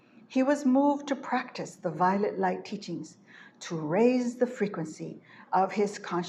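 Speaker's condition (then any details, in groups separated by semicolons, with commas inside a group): No condition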